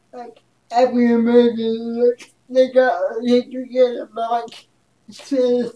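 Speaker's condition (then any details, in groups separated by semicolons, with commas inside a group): Cerebral palsy; brain oxygen deprivation, physical disability; speech affected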